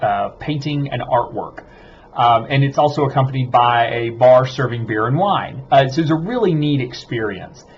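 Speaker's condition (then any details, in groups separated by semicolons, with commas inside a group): No condition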